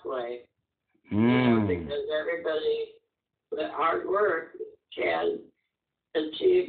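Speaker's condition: Muscular dystrophy; physical disability

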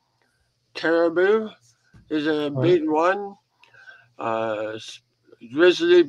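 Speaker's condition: Head and neck cancer surgery; large tumor removed from side of neck, reconstructive surgery, crooked head since; survivor, about 14 years since diagnosis, 43% five-year survival odds then; ongoing throat challenges

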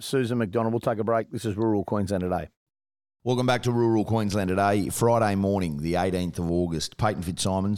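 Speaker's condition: No condition

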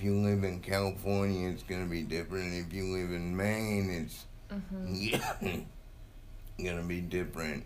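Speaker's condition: Cerebral palsy; coordination affected

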